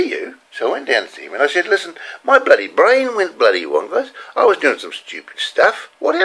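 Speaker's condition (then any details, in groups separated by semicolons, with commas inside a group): No condition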